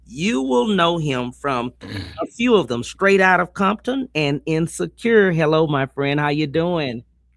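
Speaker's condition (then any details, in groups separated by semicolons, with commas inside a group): No condition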